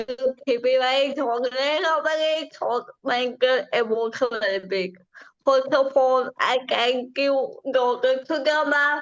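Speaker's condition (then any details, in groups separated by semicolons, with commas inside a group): Cerebral palsy; from birth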